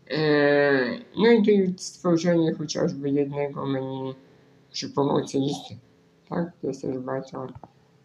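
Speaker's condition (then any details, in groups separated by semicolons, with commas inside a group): Spinal muscular atrophy; nervous system disease preventing muscle building, arm and leg muscle wasting; cannot use normal keyboard, uses phone touchscreen connected directly to computer, right-click via two keys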